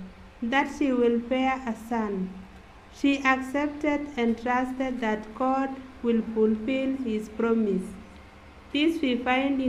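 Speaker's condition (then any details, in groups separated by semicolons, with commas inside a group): No condition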